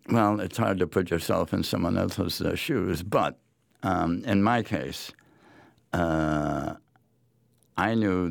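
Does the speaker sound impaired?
Yes: head and neck cancer; large inoperable base-of-tongue tumor in 80s, biopsy by dr. Yarbrough at Yale, clinical trial chemoradiation; before diagnosis, tongue moved awkwardly, swallowing problems and coughing, barium swallow at Norwalk Hospital.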